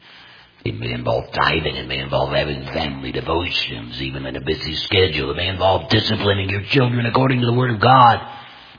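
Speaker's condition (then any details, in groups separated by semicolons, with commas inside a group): Total laryngectomy, complete laryngectomy, voice prosthesis; unusual tone of voice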